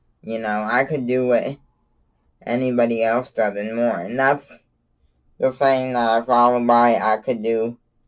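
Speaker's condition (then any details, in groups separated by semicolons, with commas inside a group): Cerebral palsy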